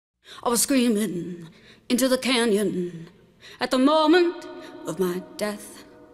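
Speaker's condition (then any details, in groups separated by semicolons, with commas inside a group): No condition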